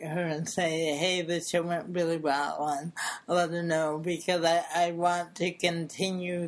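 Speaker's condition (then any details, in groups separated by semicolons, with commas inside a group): Cerebral palsy; affects speech and body movement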